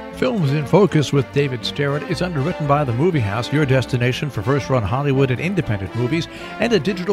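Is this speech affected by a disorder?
No.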